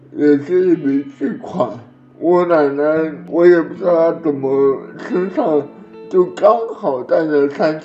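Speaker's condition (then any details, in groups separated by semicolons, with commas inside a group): Cerebral palsy; edited for fluency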